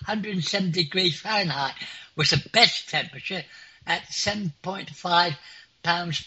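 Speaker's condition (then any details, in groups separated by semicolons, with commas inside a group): Clinically deaf; clinically deaf since school age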